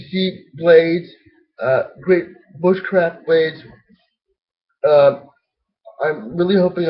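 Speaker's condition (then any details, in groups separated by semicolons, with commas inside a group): Cerebral palsy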